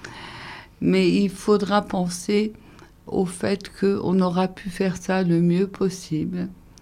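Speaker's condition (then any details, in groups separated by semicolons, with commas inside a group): ALS (Charcot's disease); breathing difficulties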